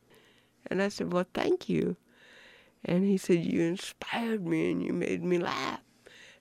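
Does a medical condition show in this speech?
Yes: cerebral palsy; intentionally speaks as well as possible.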